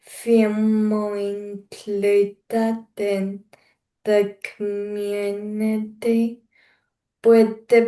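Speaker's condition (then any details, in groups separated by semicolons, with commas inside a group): Cerebral palsy; slower speaking pace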